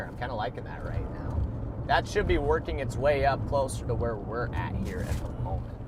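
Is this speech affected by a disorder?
No.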